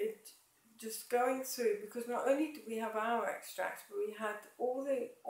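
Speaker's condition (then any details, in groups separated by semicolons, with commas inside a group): MND, mild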